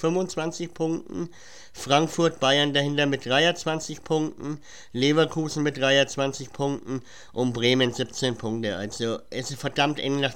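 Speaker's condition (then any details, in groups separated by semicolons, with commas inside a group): Cleft palate; cleft palate present since childhood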